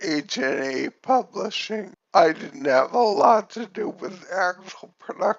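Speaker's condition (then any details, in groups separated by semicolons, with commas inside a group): Cerebellar ataxia from brain tumour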